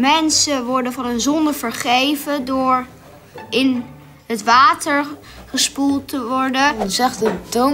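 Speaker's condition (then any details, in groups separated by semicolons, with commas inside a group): No condition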